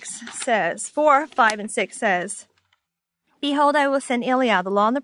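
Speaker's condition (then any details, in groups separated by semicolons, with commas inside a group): No condition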